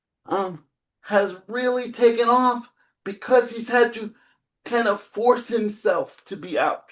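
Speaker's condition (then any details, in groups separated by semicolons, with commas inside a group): Cerebral palsy; spastic type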